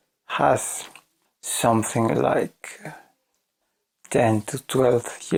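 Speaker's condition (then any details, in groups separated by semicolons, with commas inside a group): ALS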